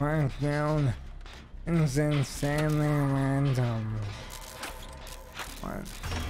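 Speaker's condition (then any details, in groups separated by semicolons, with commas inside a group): ALS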